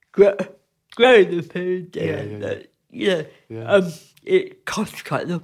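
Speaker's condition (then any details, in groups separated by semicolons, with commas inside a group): Cerebral palsy; careful movement needed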